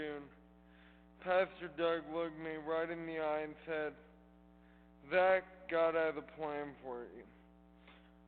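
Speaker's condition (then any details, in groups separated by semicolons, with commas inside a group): Cerebral palsy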